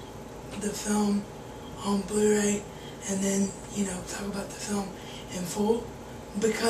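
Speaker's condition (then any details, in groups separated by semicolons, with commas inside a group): Cerebral palsy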